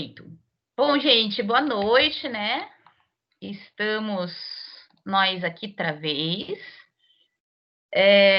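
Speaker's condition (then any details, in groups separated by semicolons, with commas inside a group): No condition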